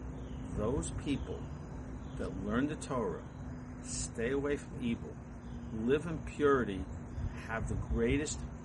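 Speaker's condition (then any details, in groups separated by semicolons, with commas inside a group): No condition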